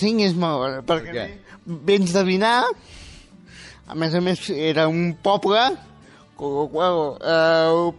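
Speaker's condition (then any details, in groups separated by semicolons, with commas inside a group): Spastic quadriplegic cerebral palsy; neurons lost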